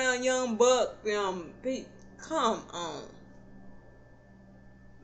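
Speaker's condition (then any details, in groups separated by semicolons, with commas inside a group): Cerebral palsy; not paralyzed, can stand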